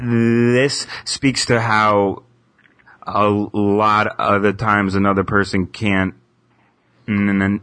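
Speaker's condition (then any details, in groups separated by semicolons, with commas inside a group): Stuttering; person who stutters; in psychotherapy, helping with letting go and accepting stuttering; stutter-like tension when signing own name, worse under pressure or with people watching; prolonged sounds, blocks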